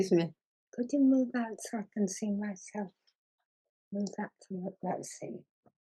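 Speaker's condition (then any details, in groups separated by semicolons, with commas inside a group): Muscular dystrophy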